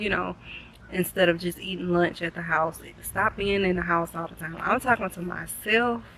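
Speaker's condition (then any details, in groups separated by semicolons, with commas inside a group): No condition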